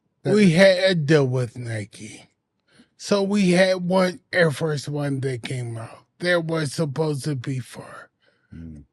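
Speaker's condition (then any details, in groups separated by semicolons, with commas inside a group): Anoxic brain injury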